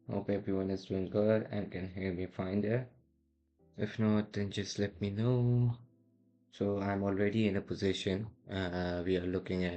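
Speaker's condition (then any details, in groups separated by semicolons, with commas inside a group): No condition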